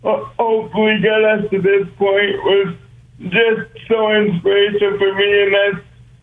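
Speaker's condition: Cerebral palsy; brain-muscle disconnect, muscles do not fire properly, retrained through years of therapy; walking requires focus on every aspect, including breathing and hand placement

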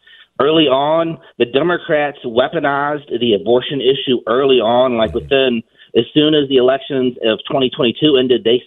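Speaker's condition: No condition

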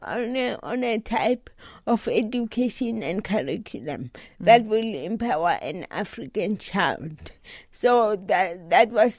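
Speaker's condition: Cerebral palsy; trained walking 10 km daily and hiking

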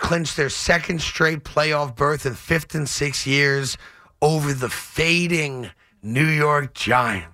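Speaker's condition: No condition

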